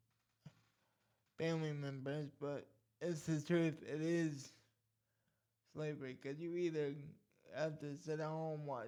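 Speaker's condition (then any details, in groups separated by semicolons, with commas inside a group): Cerebral palsy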